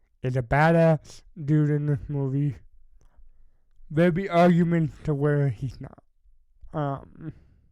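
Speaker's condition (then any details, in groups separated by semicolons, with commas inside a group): Cerebral palsy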